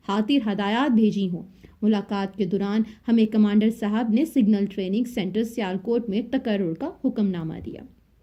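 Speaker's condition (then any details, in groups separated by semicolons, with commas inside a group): No condition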